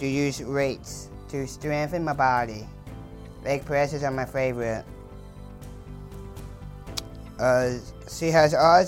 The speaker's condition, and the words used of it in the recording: Down syndrome. Speech is really hard for me because of my low tone and my tongue.